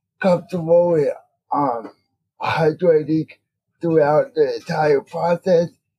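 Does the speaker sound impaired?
Yes: cerebral palsy; cerebral palsy since birth, spastic quadriplegia, limited use of arms and legs, motorized wheelchair.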